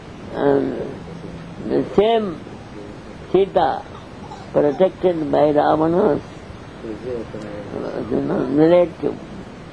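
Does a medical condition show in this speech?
Yes: deafness; long fluent English story narration, questions from listeners not taken.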